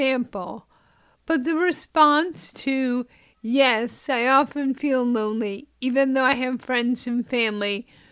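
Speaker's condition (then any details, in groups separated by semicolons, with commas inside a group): Myotonic dystrophy; progressive muscular disease affecting mobility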